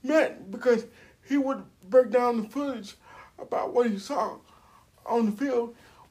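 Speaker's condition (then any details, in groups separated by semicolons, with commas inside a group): Cerebral palsy; uses wheelchair, age 42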